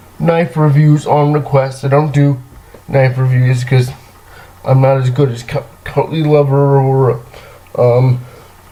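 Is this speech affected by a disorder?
Yes: cerebral palsy, spastic diplegia.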